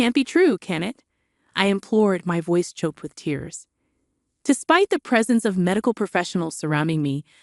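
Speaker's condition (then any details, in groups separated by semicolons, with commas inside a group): No condition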